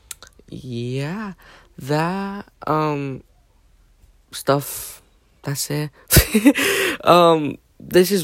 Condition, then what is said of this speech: Stuttering. So, hi, again, hi, for like the third time, fuck, I stutter a lot, okay, that's one thing about me, but my